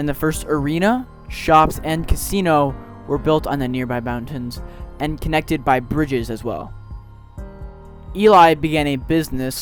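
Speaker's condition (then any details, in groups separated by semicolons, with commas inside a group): No condition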